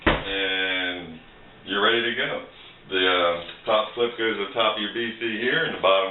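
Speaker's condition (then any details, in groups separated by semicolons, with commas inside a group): No condition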